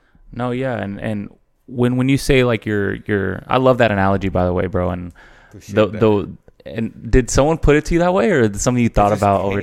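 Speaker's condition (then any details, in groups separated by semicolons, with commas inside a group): No condition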